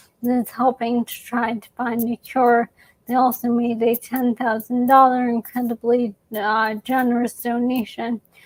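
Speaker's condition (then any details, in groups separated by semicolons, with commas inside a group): ALS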